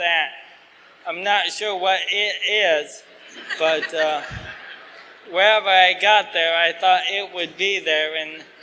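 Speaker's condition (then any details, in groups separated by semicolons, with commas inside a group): ALS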